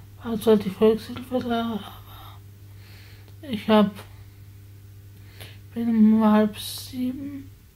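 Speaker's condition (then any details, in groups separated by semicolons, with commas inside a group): Spasticity from birth; multiple sclerosis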